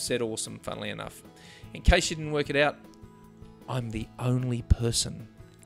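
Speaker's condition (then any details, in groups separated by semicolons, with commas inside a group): No condition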